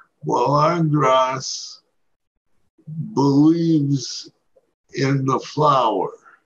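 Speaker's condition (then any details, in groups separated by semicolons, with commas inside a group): Parkinson's disease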